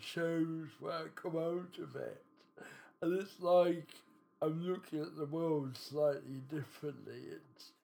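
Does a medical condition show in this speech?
Yes: cerebral palsy.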